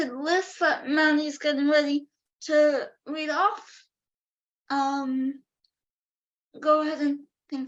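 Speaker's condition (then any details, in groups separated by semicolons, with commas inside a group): Cerebral palsy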